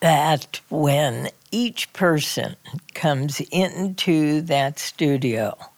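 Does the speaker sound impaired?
Yes: spasmodic dysphonia; strange, strangled-sounding voice, vocal cords crunch down unnaturally.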